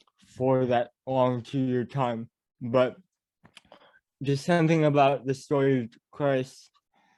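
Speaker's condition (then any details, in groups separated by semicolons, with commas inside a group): Cerebral palsy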